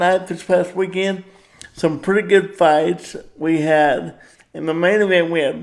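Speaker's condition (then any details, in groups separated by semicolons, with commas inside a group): Cerebral palsy; power wheelchair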